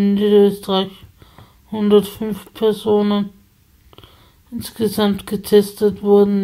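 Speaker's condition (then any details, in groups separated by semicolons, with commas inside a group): Spasticity from birth; multiple sclerosis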